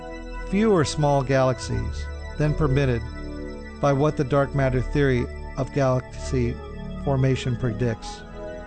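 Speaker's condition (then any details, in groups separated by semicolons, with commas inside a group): No condition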